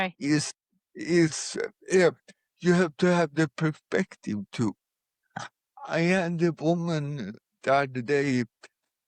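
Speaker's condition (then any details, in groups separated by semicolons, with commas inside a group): Cerebral palsy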